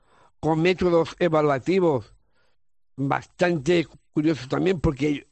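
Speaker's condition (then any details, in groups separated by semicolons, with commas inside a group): Down syndrome; congenital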